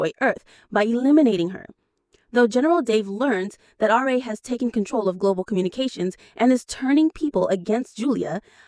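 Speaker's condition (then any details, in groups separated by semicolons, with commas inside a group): No condition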